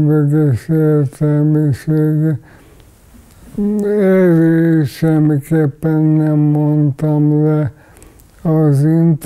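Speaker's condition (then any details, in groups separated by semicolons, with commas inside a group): ALS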